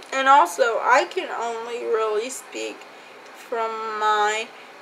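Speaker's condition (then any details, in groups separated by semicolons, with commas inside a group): Cerebral palsy; from birth defect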